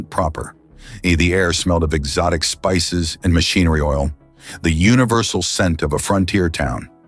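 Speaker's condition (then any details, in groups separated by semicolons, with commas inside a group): No condition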